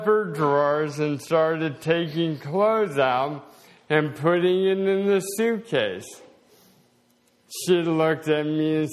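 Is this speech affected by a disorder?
Yes: slowed speech, swallowing problems; seeing speech therapist, swallow test today, very minimal advancement, less progression than expected.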